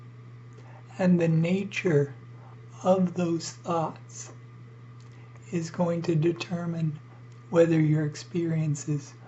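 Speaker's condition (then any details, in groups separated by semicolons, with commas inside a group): ALS; neurodegenerative, physical function lost; struggles to breathe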